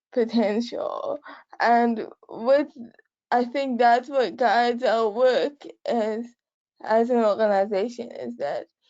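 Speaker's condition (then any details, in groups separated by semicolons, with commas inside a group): Cerebral palsy; lifelong wheelchair user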